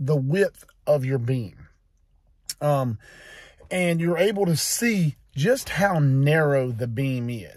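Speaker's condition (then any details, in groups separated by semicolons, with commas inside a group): No condition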